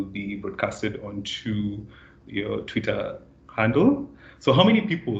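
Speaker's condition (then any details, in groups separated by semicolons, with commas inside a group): No condition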